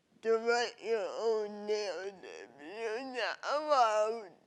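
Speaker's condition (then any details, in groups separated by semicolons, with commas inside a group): Cerebral palsy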